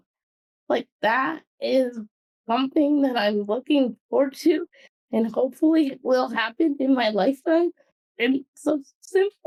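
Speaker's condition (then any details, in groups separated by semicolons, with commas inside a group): Cerebral palsy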